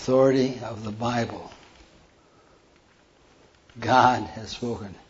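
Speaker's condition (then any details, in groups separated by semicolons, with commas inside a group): Parkinson's; hand tremor during talk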